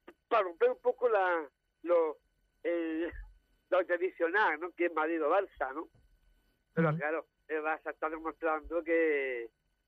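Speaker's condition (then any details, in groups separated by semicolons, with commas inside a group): Down syndrome; genetic, extra chromosome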